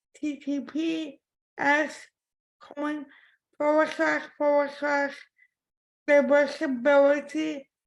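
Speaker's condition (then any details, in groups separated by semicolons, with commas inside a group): Cerebral palsy; from birth; impaired speech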